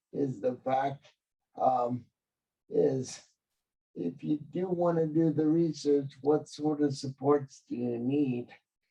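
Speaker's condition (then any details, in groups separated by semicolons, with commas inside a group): Cerebral palsy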